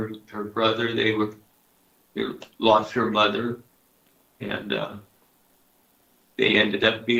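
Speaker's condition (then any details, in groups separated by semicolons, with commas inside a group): Parkinson's disease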